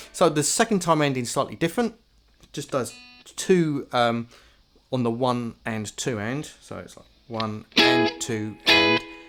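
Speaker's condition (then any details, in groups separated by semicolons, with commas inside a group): No condition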